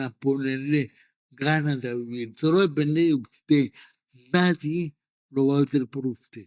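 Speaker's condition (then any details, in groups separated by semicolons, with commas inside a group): Cerebral palsy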